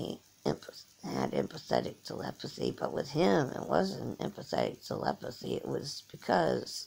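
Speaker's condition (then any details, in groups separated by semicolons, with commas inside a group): Cerebral palsy; from birth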